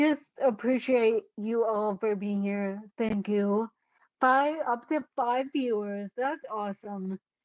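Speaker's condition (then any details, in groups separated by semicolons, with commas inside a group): Cerebellar ataxia; caused by brain bleed, unsteady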